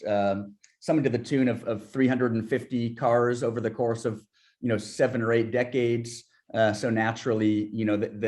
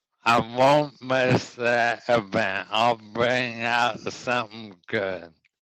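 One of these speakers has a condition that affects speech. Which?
The second: ALS.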